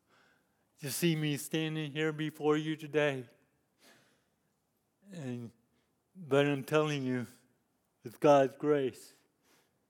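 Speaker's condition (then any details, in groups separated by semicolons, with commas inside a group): Cerebral palsy; lifelong disability since youth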